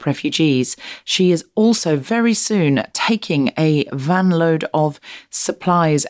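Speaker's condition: No condition

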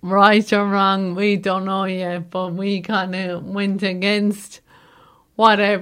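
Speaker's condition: Motor neuron disease; recently diagnosed, mobility lost, no use of hands, balance gone when walking; needs to hold on to someone everywhere, physically well otherwise, pain at times, comes and goes; voice affected, voice among everyday things no longer managed

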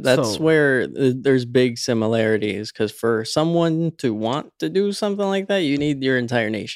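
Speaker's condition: No condition

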